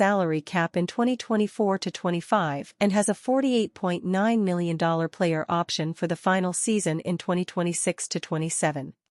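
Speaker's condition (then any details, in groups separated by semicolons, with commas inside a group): No condition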